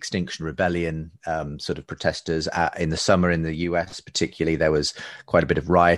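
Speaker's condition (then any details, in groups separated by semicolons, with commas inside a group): No condition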